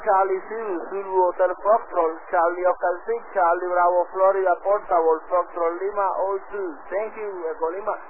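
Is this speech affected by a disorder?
No.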